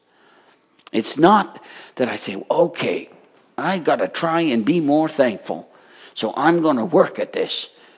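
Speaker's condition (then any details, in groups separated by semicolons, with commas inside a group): No condition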